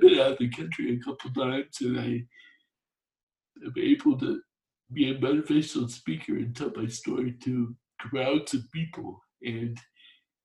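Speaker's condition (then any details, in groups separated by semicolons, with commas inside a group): Torsional dystonia; torso twisting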